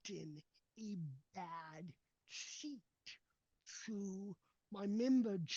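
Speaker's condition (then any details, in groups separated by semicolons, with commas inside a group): Cerebral palsy; uses walker and wheelchair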